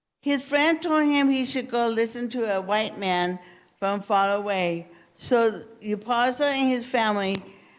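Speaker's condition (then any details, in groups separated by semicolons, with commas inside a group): Cerebral palsy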